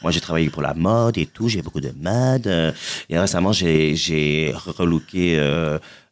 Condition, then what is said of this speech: Stuttering. Alors, vous dites que vous êtes bègue.